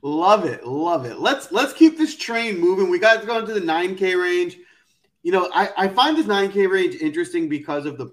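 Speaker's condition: No condition

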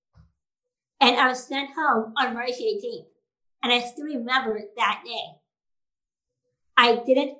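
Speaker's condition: Down syndrome

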